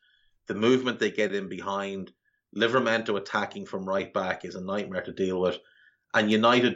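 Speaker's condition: No condition

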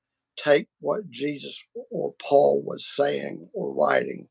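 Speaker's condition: Vocal cord surgery; including laser treatment

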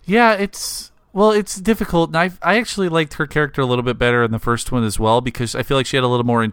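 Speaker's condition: No condition

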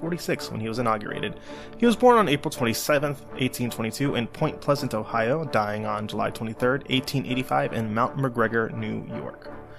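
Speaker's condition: No condition

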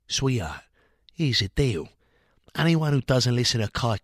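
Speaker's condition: No condition

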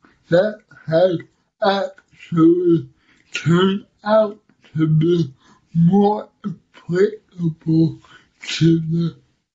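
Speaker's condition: Cerebral palsy; affects muscle movement, intellect unaffected; audiences initially unsure they can understand speech, speech described as hard to understand

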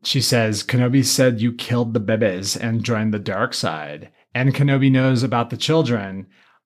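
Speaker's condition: No condition

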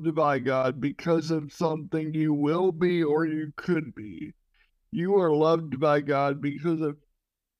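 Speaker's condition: Cerebral palsy

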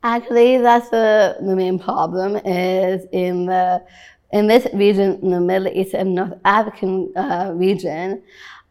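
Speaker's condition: Down syndrome

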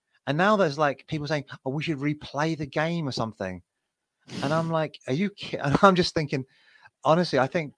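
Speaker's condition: No condition

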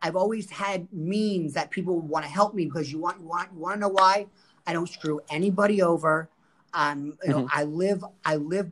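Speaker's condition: Stuttering; stuttering since school years, teased for it; present-tense self-report of stuttering; repeated sounds

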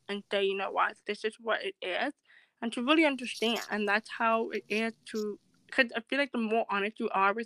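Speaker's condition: Deafness; family arranged speech therapy to help speak clearly, audiologist warned of possible speech delay

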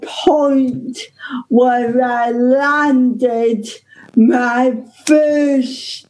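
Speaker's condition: Ataxic cerebral palsy; present from birth

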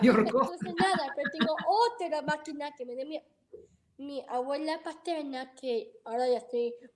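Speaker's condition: Down syndrome; about 21 years since birth, ongoing therapies

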